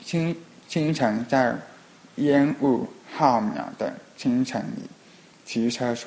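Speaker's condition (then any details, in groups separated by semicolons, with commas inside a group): Hearing impairment; falls behind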